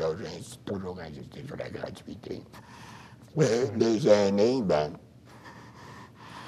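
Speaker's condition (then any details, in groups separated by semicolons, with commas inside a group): Throat cancer, voice prosthesis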